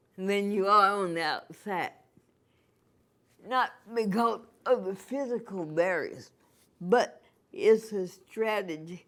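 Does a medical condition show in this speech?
Yes: cerebral palsy; cerebral palsy, from birth.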